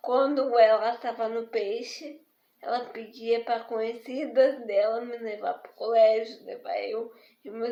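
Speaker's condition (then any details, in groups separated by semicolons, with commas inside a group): Spastic diplegic cerebral palsy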